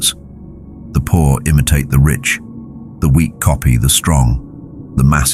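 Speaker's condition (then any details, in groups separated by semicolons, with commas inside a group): No condition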